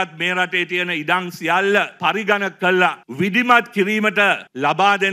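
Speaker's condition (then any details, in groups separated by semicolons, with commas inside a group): No condition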